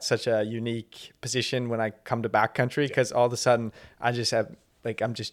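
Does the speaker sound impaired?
No.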